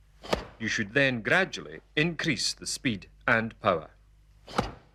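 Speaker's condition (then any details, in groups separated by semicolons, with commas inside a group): No condition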